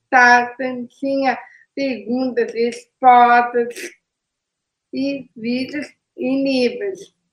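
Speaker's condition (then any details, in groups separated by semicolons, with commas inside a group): Down syndrome; co-occurring autism; 21 years old, mother Noemi Rebelo assists as second voice in interview; slight diction difficulty, some difficulty speaking, cognitive difficulty, needs simple direct words, speaking not easy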